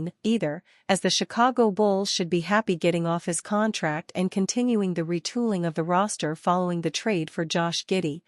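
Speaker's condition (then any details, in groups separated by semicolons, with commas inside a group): No condition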